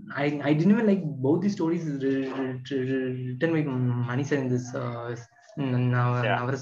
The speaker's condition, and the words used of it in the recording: Stuttering. Oh my god, even the starting itself I've got a lot of stammering.